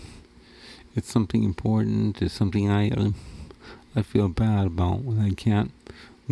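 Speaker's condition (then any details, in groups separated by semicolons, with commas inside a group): Cerebral palsy; wheelchair user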